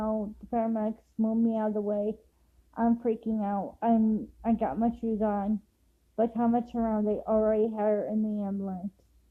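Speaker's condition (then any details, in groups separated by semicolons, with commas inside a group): Cerebral palsy; affects walking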